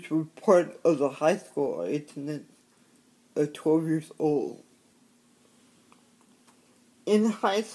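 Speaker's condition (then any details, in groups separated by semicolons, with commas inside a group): Cerebral palsy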